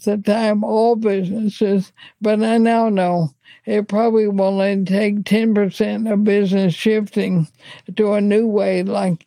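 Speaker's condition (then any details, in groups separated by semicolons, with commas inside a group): ALS; slight slurring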